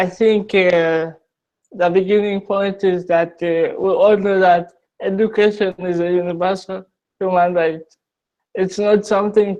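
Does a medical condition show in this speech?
Yes: cerebral palsy.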